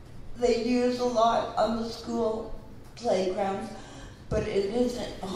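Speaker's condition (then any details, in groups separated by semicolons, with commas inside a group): Cerebral palsy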